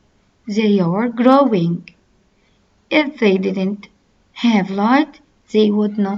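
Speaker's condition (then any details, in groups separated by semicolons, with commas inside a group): No condition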